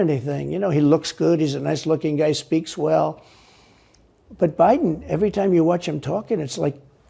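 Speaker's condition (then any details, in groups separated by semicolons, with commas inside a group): No condition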